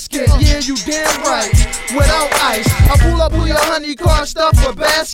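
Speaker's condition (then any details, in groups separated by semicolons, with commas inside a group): No condition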